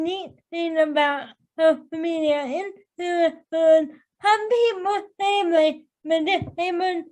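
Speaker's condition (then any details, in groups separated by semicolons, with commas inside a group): Quadriplegic cerebral palsy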